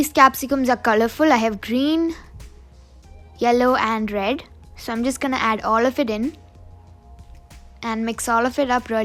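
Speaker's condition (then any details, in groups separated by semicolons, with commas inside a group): No condition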